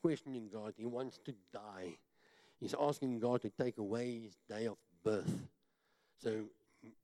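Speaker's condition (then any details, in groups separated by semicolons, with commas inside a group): Cleft palate; congenital, tongue grown into palate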